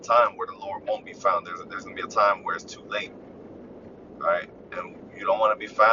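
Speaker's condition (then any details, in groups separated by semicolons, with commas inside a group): No condition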